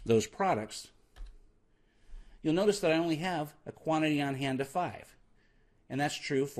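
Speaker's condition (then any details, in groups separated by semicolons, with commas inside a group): No condition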